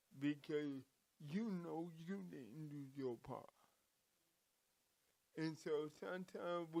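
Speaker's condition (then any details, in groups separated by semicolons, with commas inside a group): Cerebral palsy; from birth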